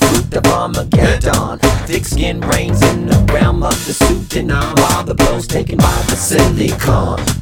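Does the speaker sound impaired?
No.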